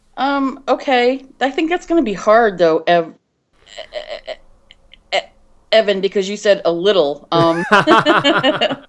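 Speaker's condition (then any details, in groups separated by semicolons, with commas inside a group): Stuttering; stuttering since childhood, onset around age five, covert into early 40s, hiding meant not talking; open about stuttering for about six years, considers self bivert; repetitions of whole words, part-words and phrases, Concerned, frequent um fillers; repeated sounds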